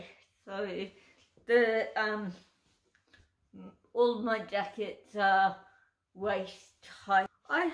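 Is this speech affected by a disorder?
Yes: cerebral palsy; uses wheelchair.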